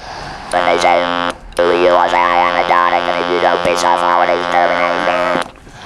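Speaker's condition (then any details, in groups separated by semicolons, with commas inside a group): Laryngeal cancer with laryngectomy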